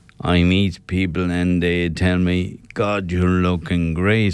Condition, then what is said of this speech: ALS (motor neuron disease). I know I sound drunk, but that's because I have motor neurone disease.